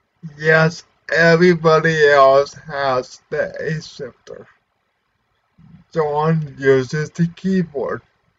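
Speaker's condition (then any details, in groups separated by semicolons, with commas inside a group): Cerebral palsy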